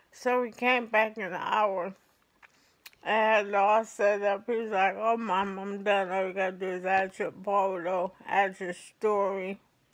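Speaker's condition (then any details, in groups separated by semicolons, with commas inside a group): ALS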